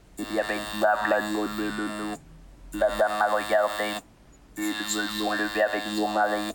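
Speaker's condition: Total pharyngolaryngectomy; second cancer

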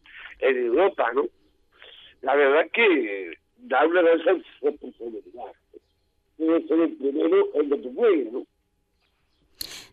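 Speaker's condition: Down syndrome; genetic, extra chromosome

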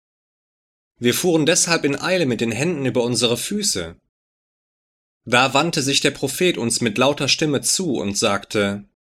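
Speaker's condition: No condition

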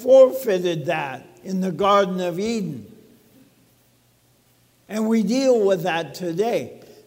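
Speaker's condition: ALS; talks funny, speech sounds abnormal

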